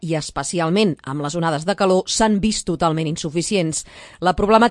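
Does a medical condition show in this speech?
No.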